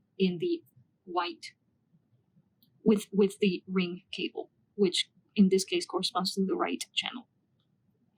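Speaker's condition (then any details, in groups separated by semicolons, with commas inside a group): No condition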